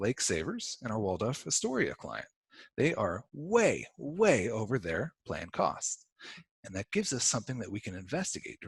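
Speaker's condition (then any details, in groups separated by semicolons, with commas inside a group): No condition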